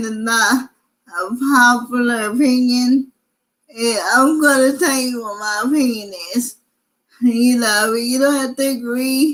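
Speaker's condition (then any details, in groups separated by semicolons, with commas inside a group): Cerebral palsy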